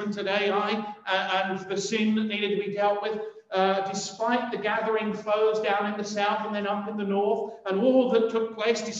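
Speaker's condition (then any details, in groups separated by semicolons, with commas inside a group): No condition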